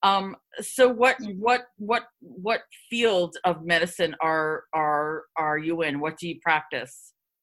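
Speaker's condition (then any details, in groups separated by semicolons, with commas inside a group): Stuttering; stuttering for at least 30 years, hid it about 30 years; openly stutters; fast talker; repeated words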